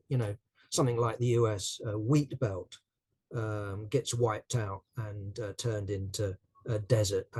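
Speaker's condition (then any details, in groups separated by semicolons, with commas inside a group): No condition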